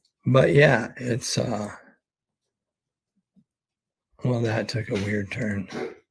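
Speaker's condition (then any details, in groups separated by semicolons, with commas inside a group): ALS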